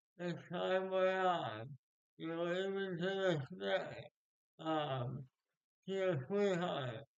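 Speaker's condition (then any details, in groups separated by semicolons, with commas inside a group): Speech impairment after birth surgery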